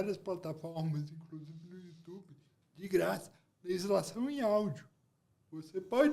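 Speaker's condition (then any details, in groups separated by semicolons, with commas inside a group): Cerebral palsy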